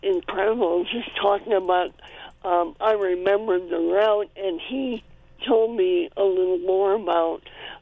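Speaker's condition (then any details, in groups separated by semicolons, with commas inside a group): Cleft palate; congenital cleft palate, spoon-fed in early childhood around age three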